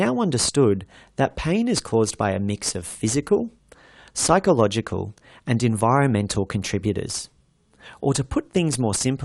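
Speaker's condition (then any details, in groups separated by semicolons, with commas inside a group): No condition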